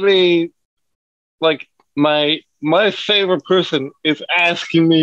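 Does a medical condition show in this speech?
Yes: cerebral palsy.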